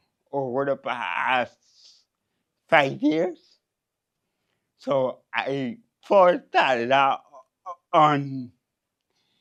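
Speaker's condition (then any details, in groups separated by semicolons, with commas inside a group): Cerebral palsy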